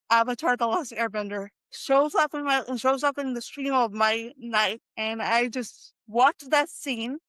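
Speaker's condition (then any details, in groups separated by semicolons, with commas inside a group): Quadriplegic cerebral palsy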